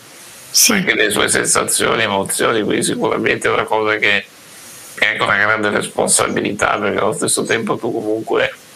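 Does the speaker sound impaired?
Yes: Duchenne muscular dystrophy; genetic Duchenne muscular dystrophy, diagnosed around age six and a half; uses breathing ventilator, also during daytime; ventilator enables speaking and more autonomous breathing.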